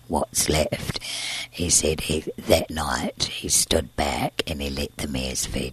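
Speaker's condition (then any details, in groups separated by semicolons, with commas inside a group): Tracheostomy and scarred vocal cord, laryngeal cysts, surgical vocal cord scarring; used voice machine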